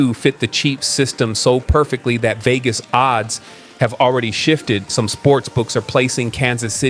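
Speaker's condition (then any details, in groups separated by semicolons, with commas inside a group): No condition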